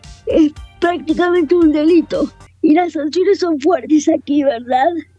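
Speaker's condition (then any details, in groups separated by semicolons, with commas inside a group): Cerebral palsy; motor disability, described as quadriparalysis, wheelchair user, phone on mounted holder; speech affected along with mobility, confirmed by speaker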